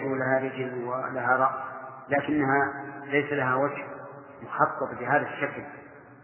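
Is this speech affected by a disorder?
No.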